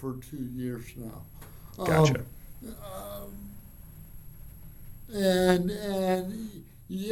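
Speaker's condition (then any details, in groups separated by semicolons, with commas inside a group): Cerebral palsy; from birth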